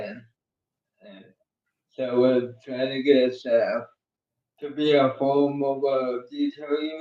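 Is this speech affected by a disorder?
Yes: cerebral palsy; uses one hand.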